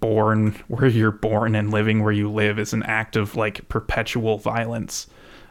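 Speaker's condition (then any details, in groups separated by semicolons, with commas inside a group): No condition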